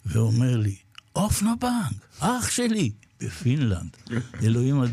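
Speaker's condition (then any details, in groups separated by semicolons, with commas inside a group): Parkinson's disease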